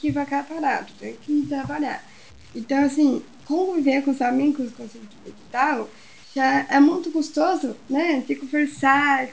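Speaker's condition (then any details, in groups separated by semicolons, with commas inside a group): Down syndrome; trained at Atitude Inclusão to present talk slides, later gave full talk at Smart Cities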